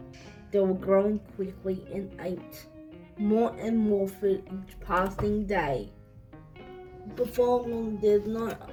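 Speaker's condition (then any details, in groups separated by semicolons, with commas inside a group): Cerebral palsy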